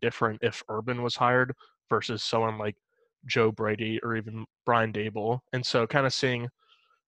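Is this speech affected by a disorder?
No.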